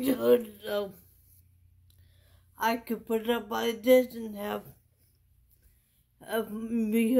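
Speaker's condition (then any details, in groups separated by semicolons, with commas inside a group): Traumatic brain injury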